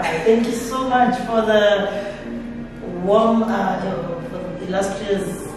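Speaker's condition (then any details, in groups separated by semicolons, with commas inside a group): No condition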